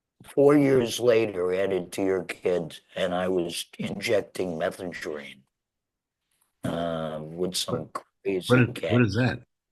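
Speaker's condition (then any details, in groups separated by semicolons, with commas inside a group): Laryngectomy; laryngectomy after throat cancer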